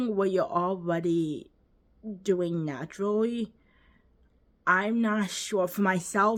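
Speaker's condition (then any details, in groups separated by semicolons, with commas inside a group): Cerebral palsy, quadriplegic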